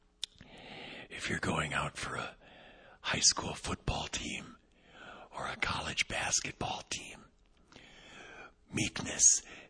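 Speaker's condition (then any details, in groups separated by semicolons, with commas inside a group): Vocal cord paralysis, unilateral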